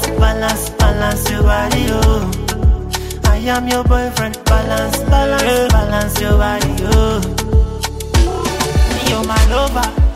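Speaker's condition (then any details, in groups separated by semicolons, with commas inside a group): No condition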